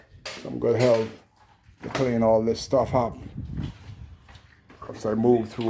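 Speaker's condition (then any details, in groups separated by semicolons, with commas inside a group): No condition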